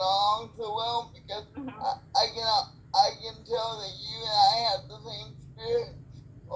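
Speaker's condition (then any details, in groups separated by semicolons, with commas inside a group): Cerebral palsy, spastic, mild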